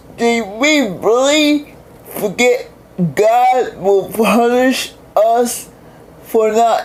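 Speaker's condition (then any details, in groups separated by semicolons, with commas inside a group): Cerebral palsy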